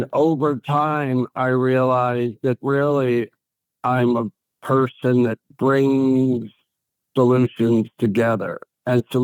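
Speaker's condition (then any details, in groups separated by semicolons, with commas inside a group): ALS; onset right arm, then left arm, legs, quadriplegic, prior neck surgeries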